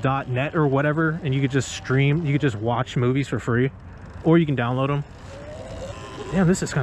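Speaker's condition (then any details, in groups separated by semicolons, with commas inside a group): No condition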